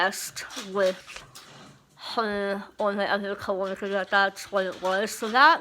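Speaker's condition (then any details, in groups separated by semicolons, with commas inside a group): Moebius syndrome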